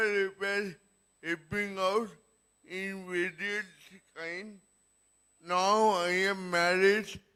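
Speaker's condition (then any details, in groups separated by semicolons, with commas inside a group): Cerebral palsy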